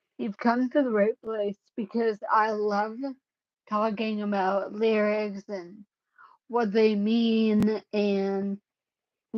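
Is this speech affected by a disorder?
Yes: cerebellar ataxia.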